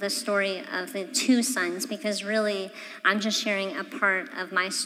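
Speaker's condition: Cleft palate; congenital

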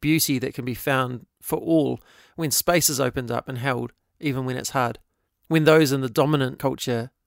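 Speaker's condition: No condition

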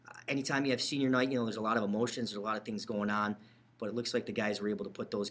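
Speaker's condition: No condition

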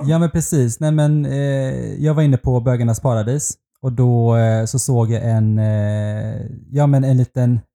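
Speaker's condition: No condition

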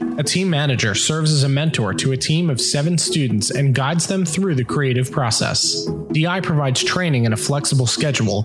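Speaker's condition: No condition

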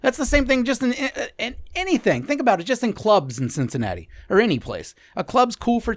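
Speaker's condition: No condition

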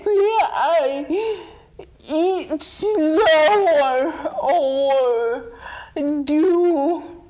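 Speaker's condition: Dystonia; wheelchair user

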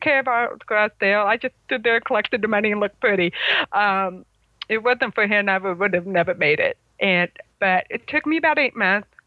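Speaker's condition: Congenital hearing loss; about 75% hearing loss

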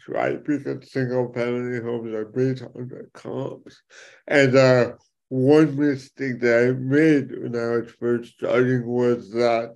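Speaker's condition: Cerebral palsy; affects speech

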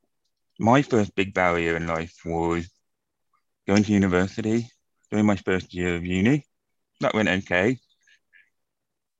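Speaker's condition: Profound deafness, acquired from meningitis; later cochlear implant with rehabilitation

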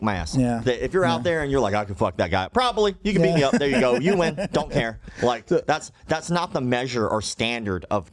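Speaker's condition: Cleft lip and palate

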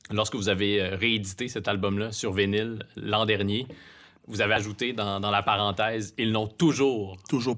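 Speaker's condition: No condition

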